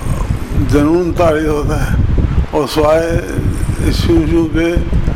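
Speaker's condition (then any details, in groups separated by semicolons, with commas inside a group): Difficulty speaking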